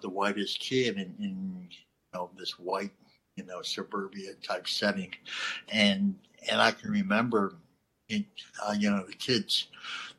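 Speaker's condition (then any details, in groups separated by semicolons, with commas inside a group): Cleft lip and palate; not fully formed at birth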